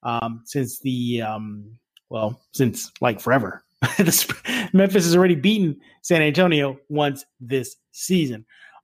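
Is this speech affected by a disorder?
No.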